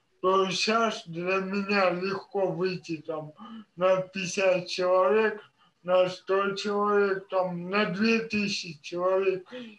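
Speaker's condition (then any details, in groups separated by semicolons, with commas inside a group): Cerebral palsy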